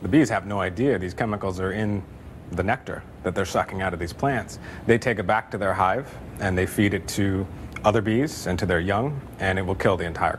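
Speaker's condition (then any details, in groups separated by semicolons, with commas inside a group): No condition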